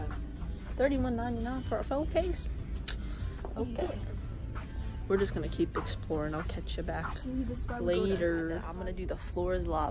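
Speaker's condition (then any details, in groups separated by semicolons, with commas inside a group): No condition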